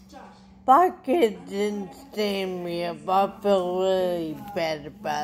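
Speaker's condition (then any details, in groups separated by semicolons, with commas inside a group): Traumatic brain injury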